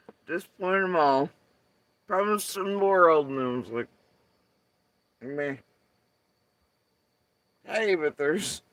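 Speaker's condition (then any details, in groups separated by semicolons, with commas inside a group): Facial paralysis after surgery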